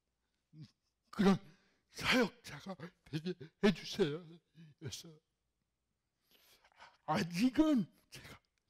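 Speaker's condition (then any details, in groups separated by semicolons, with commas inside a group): Cerebral palsy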